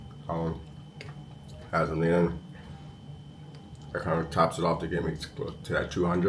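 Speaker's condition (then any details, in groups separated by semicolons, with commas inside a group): No condition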